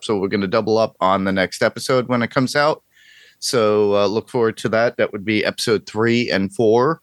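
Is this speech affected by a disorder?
No.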